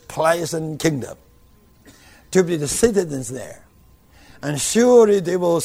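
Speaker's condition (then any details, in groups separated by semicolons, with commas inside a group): No condition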